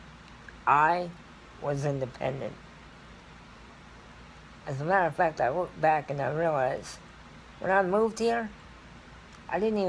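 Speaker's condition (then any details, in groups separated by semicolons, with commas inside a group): Cerebral palsy; scoliosis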